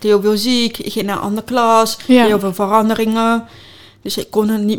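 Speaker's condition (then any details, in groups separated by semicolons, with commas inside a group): Deafness with cochlear implant; congenital, implant from age two, magnet in head, cochlear electrodes, once robotic sound, pain, stopped use; speech therapy to practise speech, says speaks very well now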